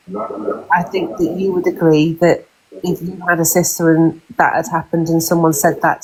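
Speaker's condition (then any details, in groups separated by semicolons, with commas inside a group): No condition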